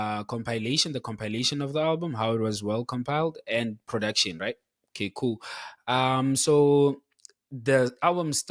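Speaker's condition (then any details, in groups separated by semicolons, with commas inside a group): No condition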